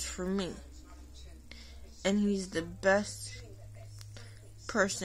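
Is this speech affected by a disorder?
Yes: cerebral palsy.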